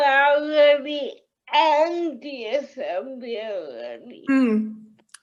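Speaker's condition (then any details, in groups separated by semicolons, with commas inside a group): Cerebral palsy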